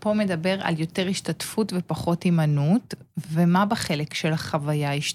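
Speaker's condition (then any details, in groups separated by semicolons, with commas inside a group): No condition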